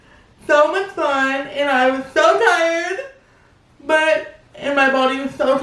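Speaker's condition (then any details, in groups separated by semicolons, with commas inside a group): Cerebral palsy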